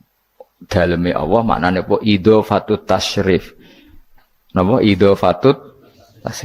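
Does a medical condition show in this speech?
No.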